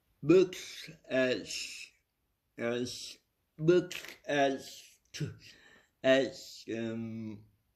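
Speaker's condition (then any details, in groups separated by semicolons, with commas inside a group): Cerebral palsy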